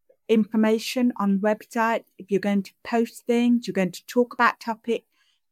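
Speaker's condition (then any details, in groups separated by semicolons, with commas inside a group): Deafness; signing and speaking at the same time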